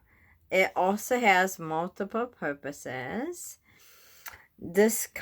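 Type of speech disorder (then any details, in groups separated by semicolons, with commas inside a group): Bulbar dysarthria; bulbar onset ALS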